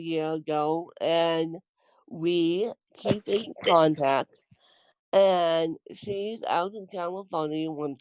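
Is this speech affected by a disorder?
Yes: cerebral palsy, mixed, moderate.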